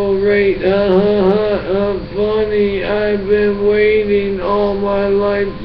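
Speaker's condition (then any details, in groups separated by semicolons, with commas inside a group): Brain injury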